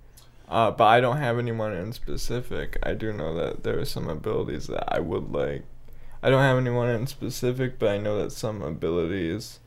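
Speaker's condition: Cerebral palsy; spastic quadriplegia, tight muscles, cannot walk typically, uses walker or gait trainer, describes smaller form; regular stretching, walking and exercise, occasional pain when muscles tight

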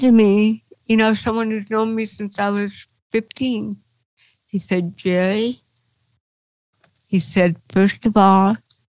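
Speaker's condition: Cerebral palsy; titanium neck limiting looking up

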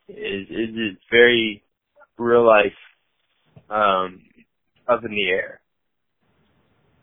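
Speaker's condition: Cerebral palsy, mild; had speech therapy

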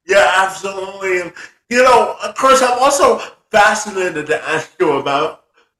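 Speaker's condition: Spastic quadriplegia cerebral palsy; told at age 9 unable to walk without walker lifelong

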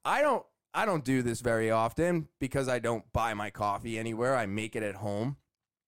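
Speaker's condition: No condition

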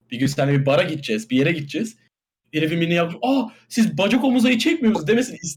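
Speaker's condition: No condition

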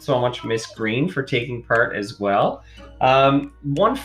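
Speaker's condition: No condition

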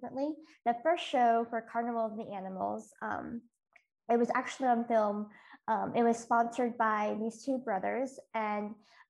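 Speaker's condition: Cleft lip and palate

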